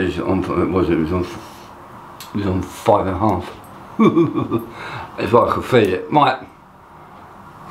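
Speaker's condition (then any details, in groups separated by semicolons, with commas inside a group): Tongue cancer; half tongue removed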